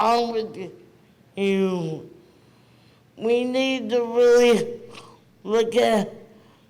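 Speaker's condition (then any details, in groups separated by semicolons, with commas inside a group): Cerebral palsy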